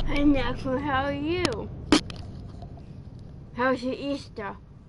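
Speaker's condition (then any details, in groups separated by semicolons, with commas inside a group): Cerebral palsy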